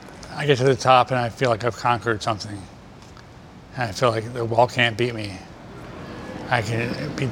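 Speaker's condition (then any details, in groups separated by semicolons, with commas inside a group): Parkinson's disease; steady decline, hard time walking, climbing therapy with Molly Kupka, upending Parkinson's, sport rock climbing center; age 59, retired about 12 years ago because of disease, climbs walls up to 60 feet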